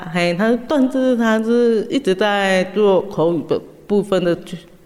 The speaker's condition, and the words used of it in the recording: Deafness. 刚刚跟他聊啊，虽然他听觉有一些不方便，但是他很乐于打开自己的心哦，可以跟人家沟通，而且他会先讲他哪里不方便。